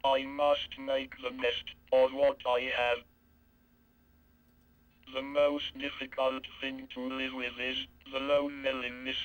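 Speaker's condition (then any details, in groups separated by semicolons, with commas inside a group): Cerebral palsy, speech-generating device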